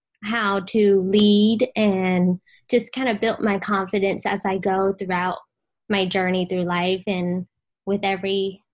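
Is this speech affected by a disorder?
No.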